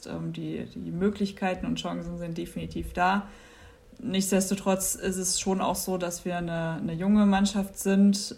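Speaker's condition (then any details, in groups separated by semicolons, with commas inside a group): No condition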